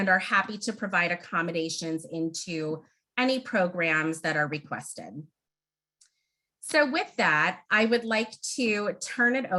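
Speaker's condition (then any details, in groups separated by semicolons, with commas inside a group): No condition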